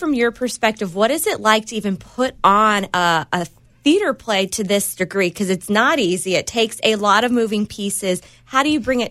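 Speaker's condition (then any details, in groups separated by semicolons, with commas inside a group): No condition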